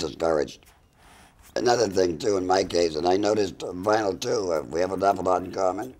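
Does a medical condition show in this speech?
Yes: voice loss with speaking valve, voice prosthesis; laryngeal cancer, laryngectomy, implanted speaking valve; two years radiation and surgery, speaks with speaking valve; began hoarse, no voice after surgery, learned valve, intelligible.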